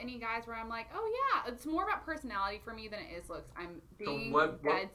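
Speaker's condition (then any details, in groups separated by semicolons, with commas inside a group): No condition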